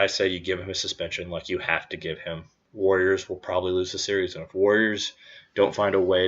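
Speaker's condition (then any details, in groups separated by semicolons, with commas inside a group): No condition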